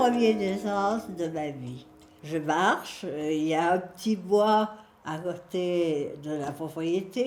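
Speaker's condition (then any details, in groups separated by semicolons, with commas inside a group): Parkinson's disease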